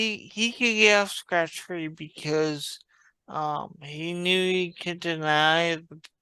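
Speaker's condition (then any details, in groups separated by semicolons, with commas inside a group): Traumatic brain injury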